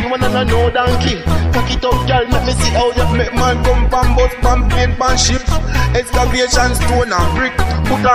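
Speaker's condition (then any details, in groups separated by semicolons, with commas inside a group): No condition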